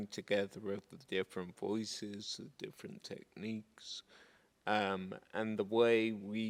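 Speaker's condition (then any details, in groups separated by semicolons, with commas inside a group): Multiple sclerosis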